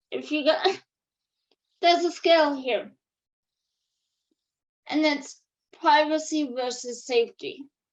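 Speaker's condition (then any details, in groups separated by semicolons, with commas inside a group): Cerebral palsy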